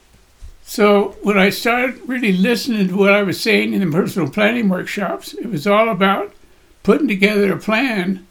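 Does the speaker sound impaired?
Yes: Parkinson's disease; Parkinson's disease at age 76 to 77, body tremor, shaking stops when holding heavy weights; voice shakes.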